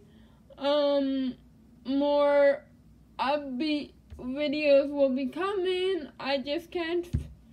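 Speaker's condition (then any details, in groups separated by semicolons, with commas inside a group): Cerebral palsy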